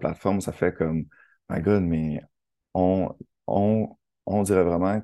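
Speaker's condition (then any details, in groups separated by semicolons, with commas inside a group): Stuttering; lives with stuttering, speech blocks at times; warns listeners speech may block during recording; attributed by speaker to capricious vocal cords; repeated words, prolonged sounds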